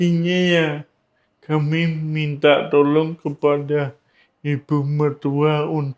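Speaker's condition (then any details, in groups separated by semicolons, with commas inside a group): Cerebral palsy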